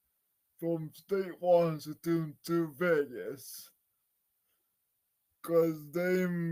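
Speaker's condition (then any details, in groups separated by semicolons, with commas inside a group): Cerebral palsy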